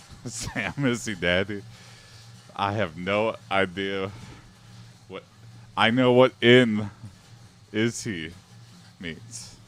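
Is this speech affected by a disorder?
No.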